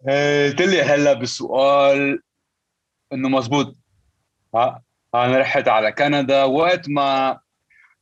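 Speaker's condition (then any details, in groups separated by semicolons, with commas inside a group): Stuttering; present since at least teenage years; stutter noticeable, joking about it helps listeners understand why speech sounds that way; repeated sounds, blocks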